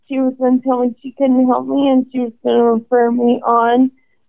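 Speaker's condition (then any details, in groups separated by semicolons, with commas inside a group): ALS; first symptoms noticed in hand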